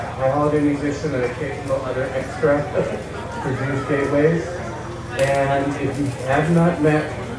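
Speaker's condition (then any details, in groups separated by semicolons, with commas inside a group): No condition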